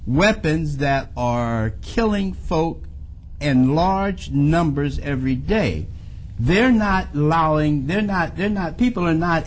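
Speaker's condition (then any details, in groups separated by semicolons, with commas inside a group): No condition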